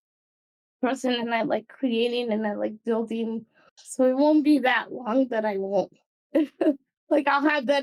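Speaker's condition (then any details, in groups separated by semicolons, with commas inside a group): Cerebral palsy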